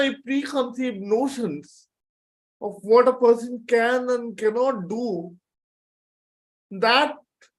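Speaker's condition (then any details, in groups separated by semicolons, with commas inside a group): Cerebral palsy; from birth, four major surgeries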